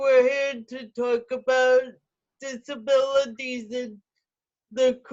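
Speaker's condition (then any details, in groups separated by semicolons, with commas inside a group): Cerebral palsy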